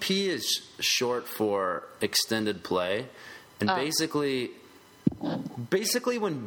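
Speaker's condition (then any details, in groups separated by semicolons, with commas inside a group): No condition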